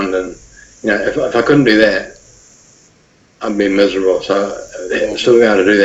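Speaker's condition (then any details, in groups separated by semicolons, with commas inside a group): Parkinson's; smaller voice, worst symptom since DBS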